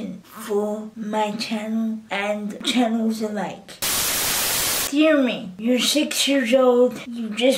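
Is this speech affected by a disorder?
Yes: cerebral palsy.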